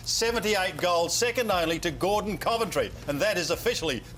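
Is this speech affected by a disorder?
No.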